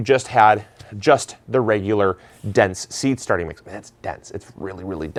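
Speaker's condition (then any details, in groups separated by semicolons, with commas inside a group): No condition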